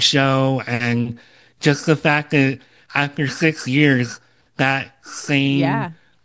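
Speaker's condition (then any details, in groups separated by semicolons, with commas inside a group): Cleft lip and palate, Opitz G/BBB syndrome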